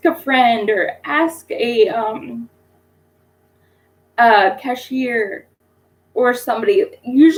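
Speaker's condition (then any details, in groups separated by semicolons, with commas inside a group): Cerebral palsy; infant ventilator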